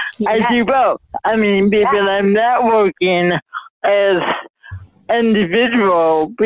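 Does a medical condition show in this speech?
Yes: mild cerebral palsy; speech affected.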